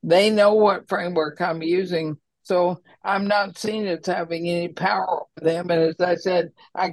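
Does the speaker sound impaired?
Yes: ALS; neurodegenerative disease affecting the muscles, estimated little over a year to live; slurred speech, still understood by listeners, host says slur not noticeable.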